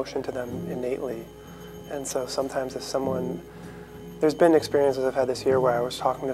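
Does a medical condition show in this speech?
No.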